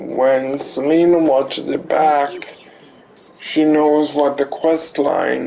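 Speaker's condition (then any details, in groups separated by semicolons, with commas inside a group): Cerebral palsy; limbs affected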